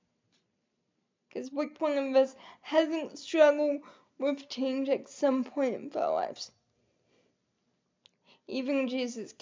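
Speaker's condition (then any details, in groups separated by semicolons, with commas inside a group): Cerebral palsy; able to articulate and speak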